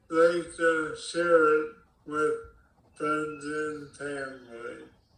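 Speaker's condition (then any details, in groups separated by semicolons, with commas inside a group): ALS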